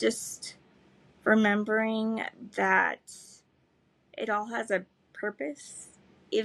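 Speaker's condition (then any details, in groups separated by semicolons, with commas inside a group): Cerebral palsy; spastic legs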